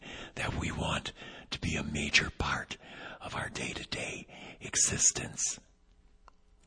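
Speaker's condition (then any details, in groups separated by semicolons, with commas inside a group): Vocal cord paralysis, unilateral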